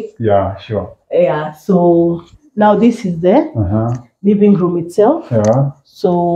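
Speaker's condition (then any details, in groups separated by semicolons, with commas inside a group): No condition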